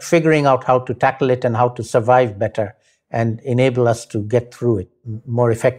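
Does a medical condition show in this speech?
No.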